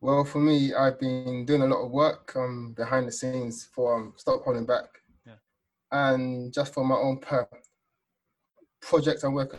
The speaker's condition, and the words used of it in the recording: Stuttering. You're not completely not stuttering, like I stutter here, but yeah. I'm using techniques when I need